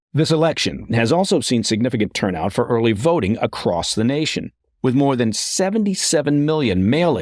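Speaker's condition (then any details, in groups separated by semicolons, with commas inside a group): No condition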